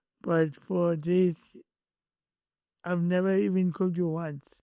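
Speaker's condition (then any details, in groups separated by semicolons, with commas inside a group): Cerebral palsy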